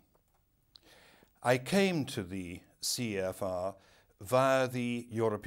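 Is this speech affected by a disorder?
No.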